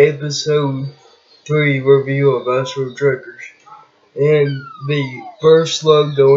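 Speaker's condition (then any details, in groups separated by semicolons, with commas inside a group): Cerebral palsy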